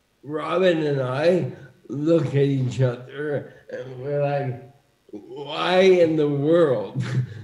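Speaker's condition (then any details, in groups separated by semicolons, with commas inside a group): ALS; bulbar onset; losing speech, a little difficult to understand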